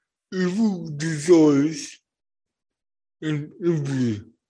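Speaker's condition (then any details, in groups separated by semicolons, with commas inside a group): Cerebral palsy; born not breathing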